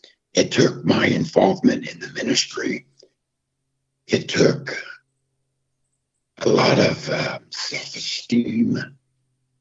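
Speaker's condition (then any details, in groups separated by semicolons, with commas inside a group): Throat cancer, half voicebox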